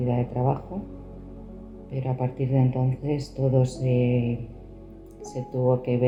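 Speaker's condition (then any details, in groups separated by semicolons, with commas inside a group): No condition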